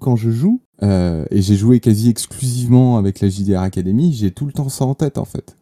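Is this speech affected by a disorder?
No.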